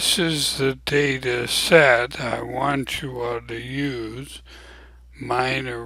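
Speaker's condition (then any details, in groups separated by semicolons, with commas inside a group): ALS; abnormally slow voice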